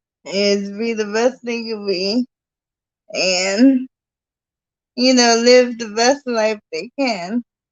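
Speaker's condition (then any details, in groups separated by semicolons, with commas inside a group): Cerebral palsy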